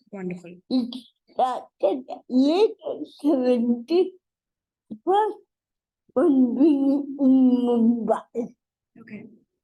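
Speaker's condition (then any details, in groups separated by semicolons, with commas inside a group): Cerebral palsy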